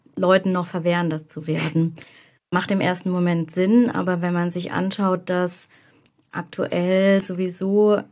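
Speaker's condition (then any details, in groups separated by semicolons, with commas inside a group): No condition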